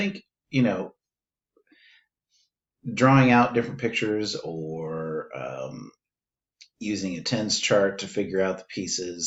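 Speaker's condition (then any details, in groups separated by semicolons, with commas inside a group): No condition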